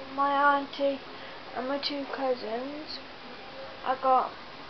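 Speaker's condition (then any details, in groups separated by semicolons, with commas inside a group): Cerebral palsy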